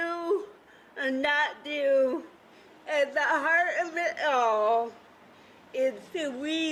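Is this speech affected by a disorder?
Yes: cerebral palsy; voice with a CP accent.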